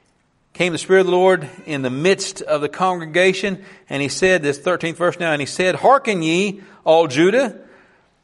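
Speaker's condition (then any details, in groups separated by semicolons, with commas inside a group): No condition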